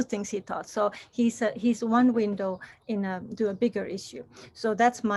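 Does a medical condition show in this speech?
No.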